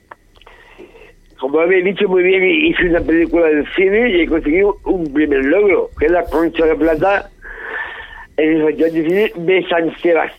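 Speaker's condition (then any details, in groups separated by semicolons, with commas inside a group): Down syndrome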